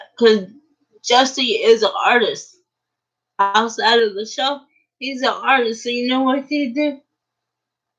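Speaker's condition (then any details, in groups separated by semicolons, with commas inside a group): Cerebral palsy; uses a wheelchair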